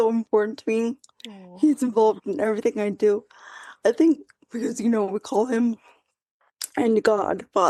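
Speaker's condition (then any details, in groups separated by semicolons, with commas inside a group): Quadriplegic cerebral palsy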